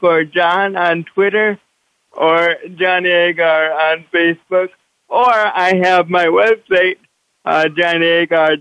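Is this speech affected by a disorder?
Yes: cerebral palsy; brain cannot reliably direct muscles, walks with walker, must consciously control every movement including holding head up; pushed and pulled through triathlon races by father.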